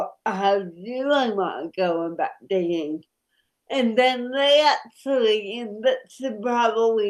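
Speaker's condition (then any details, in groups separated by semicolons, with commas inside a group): Cerebral palsy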